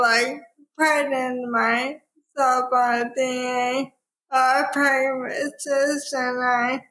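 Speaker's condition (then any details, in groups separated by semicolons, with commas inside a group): ALS; voice slower, harder to understand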